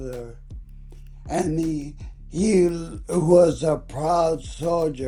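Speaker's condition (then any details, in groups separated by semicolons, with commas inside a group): ALS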